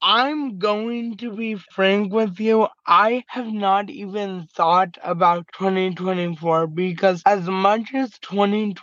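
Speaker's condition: Cerebral palsy, mild

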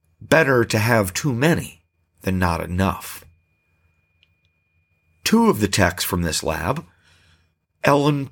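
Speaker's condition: No condition

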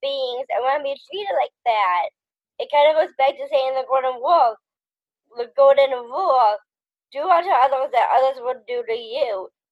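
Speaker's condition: Down syndrome

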